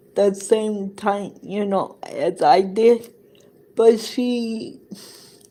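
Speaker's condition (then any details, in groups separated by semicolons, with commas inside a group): Cerebral palsy; present from birth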